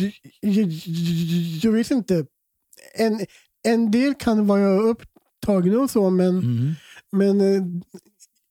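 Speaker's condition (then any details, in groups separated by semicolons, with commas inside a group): Down syndrome; present from birth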